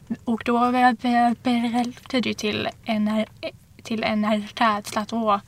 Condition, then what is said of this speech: Stuttering. Men sen kan nervositet ibland göra det liksom värre.